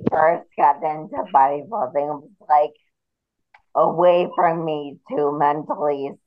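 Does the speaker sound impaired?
Yes: spinal ataxia, genetic, cerebellar degeneration; slow cerebellar deterioration, mother and two brothers affected, mild symptoms from about age 25; progressive, noticeable since about age 33 to 34, age 37, needs Kate Lane as stage assistant, wears flats; condition said to affect all muscle movement, speech and eye movement.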